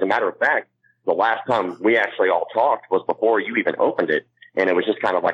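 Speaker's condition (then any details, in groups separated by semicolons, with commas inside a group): Cleft palate; congenital cleft palate, mouth, ear, nose and throat structure differ from most people, cannot blow up balloon; ear pressure not relieved, cannot clear ear, ear hurts in wrestling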